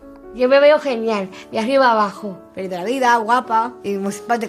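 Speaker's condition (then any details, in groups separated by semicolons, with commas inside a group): Down syndrome; congenital, trisomy 21; some moments of recorded clip not fully understandable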